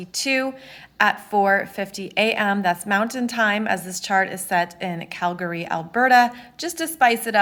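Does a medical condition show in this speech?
No.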